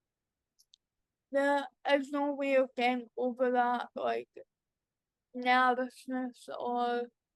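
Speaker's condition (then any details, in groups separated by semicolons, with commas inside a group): Cerebral palsy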